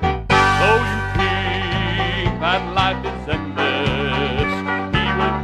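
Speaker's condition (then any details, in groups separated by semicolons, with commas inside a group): No condition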